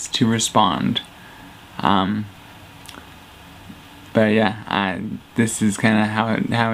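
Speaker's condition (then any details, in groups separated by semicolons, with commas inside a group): Traumatic brain injury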